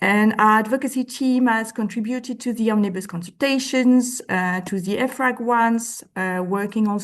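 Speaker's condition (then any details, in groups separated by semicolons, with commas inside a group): No condition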